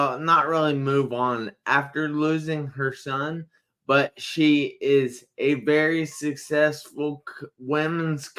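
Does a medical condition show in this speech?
Yes: traumatic brain injury.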